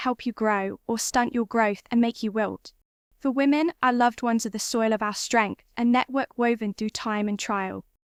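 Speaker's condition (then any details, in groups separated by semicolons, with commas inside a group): No condition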